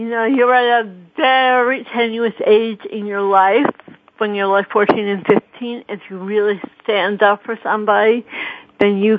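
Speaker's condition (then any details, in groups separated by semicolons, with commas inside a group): Cerebral palsy; speech mimicked and laughed at by a teacher in school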